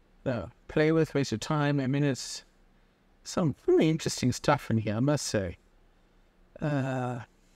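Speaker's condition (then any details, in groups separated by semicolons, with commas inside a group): No condition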